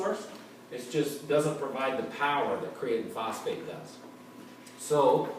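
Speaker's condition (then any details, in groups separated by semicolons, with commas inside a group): No condition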